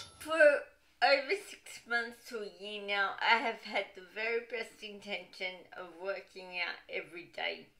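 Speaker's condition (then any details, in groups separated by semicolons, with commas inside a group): Cerebral palsy, dystonic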